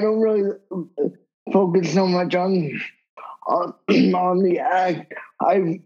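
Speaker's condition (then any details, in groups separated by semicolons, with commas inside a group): Cerebral palsy; wheelchair user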